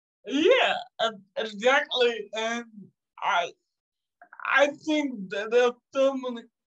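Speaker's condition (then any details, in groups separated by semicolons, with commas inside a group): Cerebral palsy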